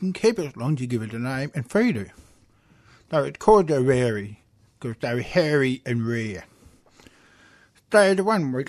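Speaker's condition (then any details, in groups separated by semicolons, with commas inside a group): Hearing loss with cochlear implants; asks others to speak slowly, struggles when people talk quickly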